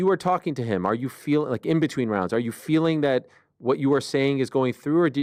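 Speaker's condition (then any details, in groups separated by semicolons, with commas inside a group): No condition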